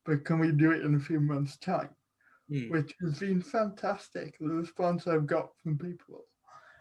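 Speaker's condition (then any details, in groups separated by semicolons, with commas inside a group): Cerebral palsy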